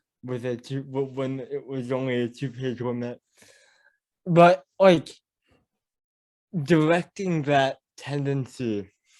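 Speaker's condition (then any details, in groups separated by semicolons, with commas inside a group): Cerebral palsy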